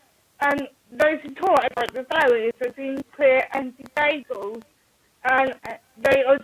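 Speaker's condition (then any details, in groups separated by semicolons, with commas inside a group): Cerebral palsy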